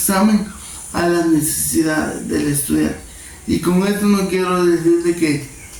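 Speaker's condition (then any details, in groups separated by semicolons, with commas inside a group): Cerebral palsy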